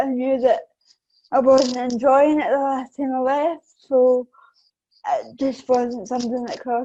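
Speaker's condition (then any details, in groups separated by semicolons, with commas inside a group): Cerebral palsy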